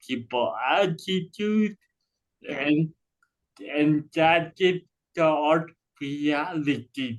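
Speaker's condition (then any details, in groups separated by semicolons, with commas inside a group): Cerebral palsy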